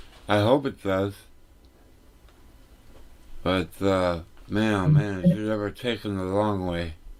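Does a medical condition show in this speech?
Yes: tongue cancer; tongue tumor.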